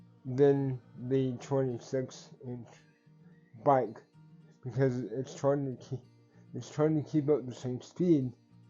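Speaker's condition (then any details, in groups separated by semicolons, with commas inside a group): Cerebral palsy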